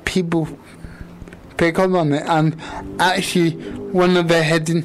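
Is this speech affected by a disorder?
Yes: quadriplegic cerebral palsy; all four limbs affected, right side worse than left, wheelchair bound, 24-hour care; age 28; obvious speech impediment, quite a bit of effort to speak and shape words, considers self understandable.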